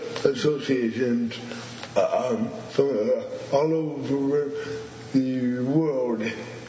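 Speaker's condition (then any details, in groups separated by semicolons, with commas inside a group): Stuttering; stuttering since at least teenage years, also cerebral palsy, which compounds things; has had long disfluent moments on own name; prolonged sounds, blocks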